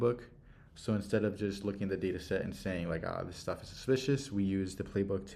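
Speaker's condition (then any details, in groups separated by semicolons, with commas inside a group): No condition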